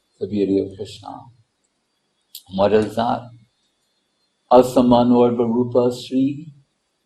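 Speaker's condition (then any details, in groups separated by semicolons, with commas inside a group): No condition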